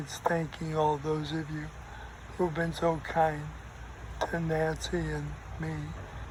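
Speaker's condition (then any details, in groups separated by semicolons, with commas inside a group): ALS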